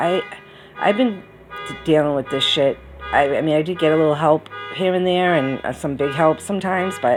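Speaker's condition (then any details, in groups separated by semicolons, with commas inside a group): No condition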